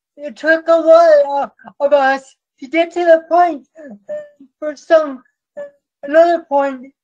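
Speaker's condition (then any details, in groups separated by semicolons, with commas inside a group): Cerebral palsy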